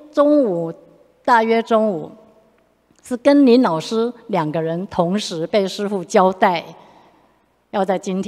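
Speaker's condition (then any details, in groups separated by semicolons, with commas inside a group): No condition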